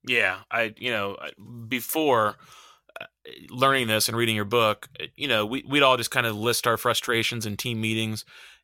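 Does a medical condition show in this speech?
No.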